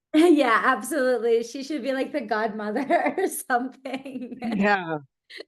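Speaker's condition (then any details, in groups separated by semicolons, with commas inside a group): No condition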